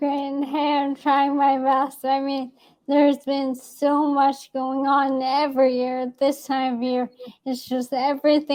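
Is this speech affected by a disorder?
Yes: ALS.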